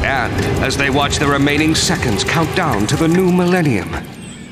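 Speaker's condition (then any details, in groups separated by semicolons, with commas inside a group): No condition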